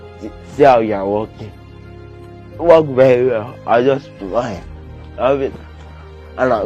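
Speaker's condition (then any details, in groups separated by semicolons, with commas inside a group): Cerebral palsy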